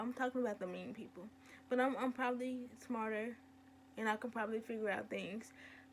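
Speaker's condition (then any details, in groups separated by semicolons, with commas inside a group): Cerebral palsy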